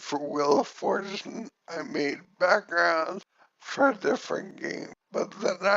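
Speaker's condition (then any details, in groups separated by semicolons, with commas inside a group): Cerebellar ataxia from brain tumour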